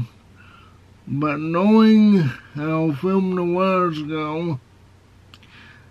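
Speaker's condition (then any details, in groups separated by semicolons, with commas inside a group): Cerebral palsy, spastic, severe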